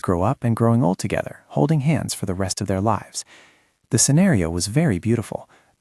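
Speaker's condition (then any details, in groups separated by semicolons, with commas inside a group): No condition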